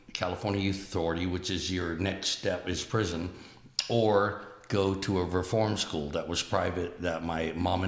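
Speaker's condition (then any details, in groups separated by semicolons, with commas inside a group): No condition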